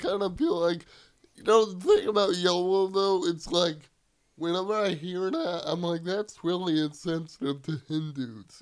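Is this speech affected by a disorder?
Yes: cerebral palsy; wheelchair user.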